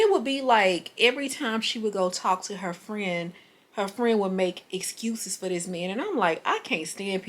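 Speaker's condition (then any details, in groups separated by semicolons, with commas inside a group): No condition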